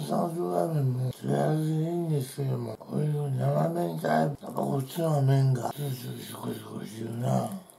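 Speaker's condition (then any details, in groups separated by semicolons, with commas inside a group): Tongue cancer, partial glossectomy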